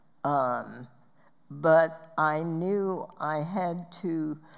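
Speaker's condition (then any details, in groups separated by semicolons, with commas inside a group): Spasmodic dysphonia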